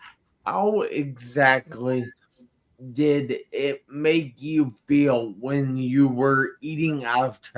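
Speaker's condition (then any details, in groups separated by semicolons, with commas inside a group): Traumatic brain injury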